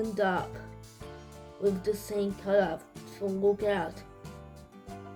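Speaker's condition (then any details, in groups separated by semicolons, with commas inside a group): Cerebral palsy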